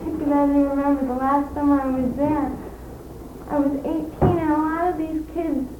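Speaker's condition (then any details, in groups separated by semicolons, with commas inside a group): Cerebral palsy; speaks fluently with few pauses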